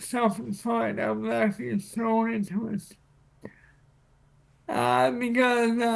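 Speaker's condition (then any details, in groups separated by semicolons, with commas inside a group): Cerebral palsy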